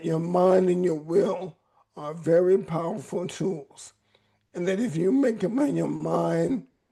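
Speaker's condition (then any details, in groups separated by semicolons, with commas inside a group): ALS; voice raspy at times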